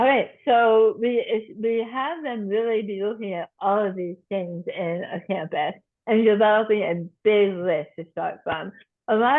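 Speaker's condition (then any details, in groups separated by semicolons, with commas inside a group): Tongue cancer surgery and reconstruction; cancer about one year ago; voice altered by surgery and reconstruction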